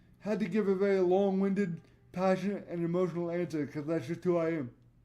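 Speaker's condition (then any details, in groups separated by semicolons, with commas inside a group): Cerebral palsy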